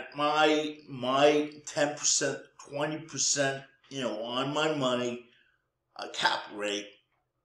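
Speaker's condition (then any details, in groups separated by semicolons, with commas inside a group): Cerebral palsy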